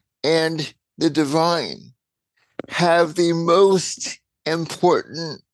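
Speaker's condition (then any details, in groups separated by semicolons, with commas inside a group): Cerebral palsy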